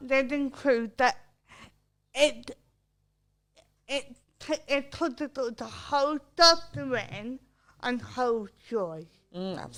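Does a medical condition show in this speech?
Yes: cerebral palsy.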